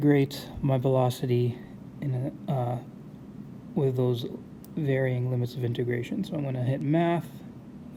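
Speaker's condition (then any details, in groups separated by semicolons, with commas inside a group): No condition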